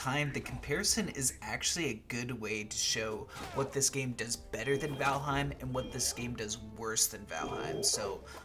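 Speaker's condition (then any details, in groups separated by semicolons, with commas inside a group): No condition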